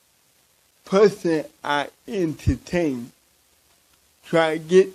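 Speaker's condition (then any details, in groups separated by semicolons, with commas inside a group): Cerebral palsy; from birth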